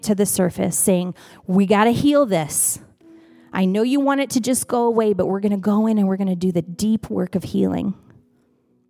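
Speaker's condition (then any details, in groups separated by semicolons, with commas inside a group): No condition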